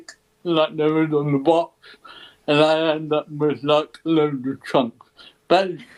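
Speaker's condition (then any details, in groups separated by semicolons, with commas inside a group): Cerebral palsy; ataxic type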